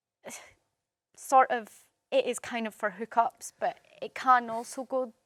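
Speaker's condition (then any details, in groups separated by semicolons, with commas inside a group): No condition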